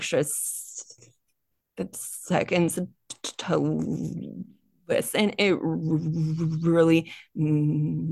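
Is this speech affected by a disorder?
Yes: stuttering; stutter since childhood, more severe when younger, quiet child avoiding speaking, NSA workshop in Fort Lauderdale; still stutters, no problems communicating at work, growing confidence; more comfortable the more people spoken to, sound repetitions; here repeated sounds, prolonged sounds.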